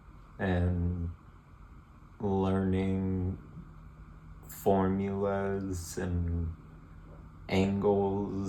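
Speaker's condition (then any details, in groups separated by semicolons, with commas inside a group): Multiple sclerosis; relapsing remitting, very rapid onset, fast disability; onset age 26, ocrelizumab infusions, monthly IVIG infusions; speech affected, syllable-by-syllable, very slow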